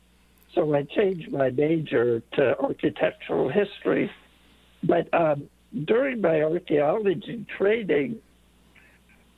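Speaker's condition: Late-onset Pompe disease; onset age 5-6

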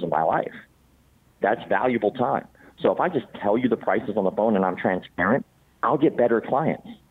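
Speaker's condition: Cleft palate; congenital

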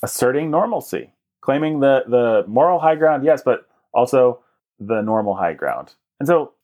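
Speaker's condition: No condition

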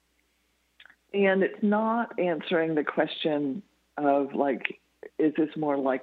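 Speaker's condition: No condition

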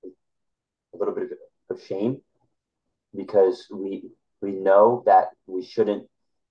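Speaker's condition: Stuttering; stutter since childhood, known to classmates at earlier school before 7th grade; adult, past college freshman year, working, constantly trying to improve stutter; uses small talk to avoid stuttering, talked little as child, discloses stutter, training others builds confidence; blocks

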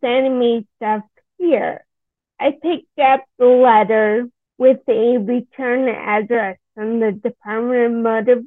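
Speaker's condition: Friedreich's ataxia; rare genetic progressive neuromuscular disease

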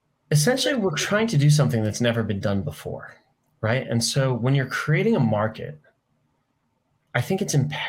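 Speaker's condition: No condition

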